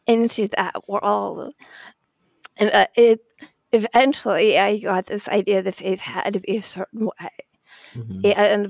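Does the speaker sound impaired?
Yes: spasmodic dysphonia; voice may sound like glitching audio, shaky, likened to NPR host Diane Rehm.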